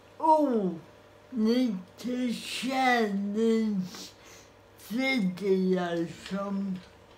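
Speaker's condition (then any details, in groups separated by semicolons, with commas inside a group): Cerebral palsy; spastic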